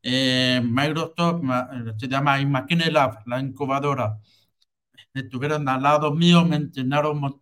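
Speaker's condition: Hearing loss with cochlear implant; uses cochlear implant

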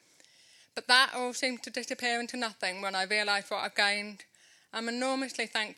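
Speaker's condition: Deafness since birth; congenital, hearing aids since age 2.5, cochlear implant surgery about 10 months ago, no infection, minimal scarring; implant switched on 8 months ago, first only beeps, thumps, vibrations, now hearing better than ever, improving

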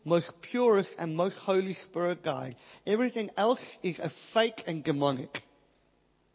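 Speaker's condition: Cleft palate, Pierre Robin syndrome

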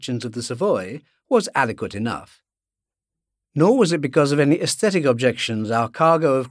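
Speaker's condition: No condition

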